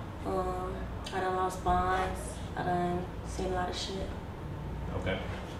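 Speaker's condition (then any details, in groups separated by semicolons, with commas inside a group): No condition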